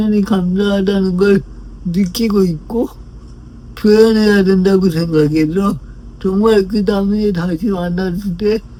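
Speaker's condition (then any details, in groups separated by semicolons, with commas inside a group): Brain lesion disability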